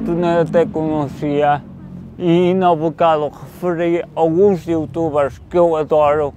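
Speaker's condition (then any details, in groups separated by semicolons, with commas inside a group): Cerebral palsy; motor problems; age 28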